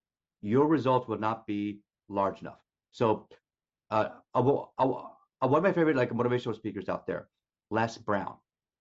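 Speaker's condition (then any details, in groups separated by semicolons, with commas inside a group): Stutter; stutter since childhood, severe growing up, singing to avoid talking; age 50, still stutters, occasionally gets stuck, uses speech structure and techniques to manage blocks; trouble with l, sometimes r, cannot always say own name, inserts pauses, fillers; repeated sounds, prolonged sounds, blocks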